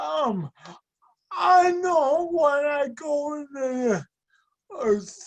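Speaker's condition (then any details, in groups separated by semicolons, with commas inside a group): Speech and mobility impairment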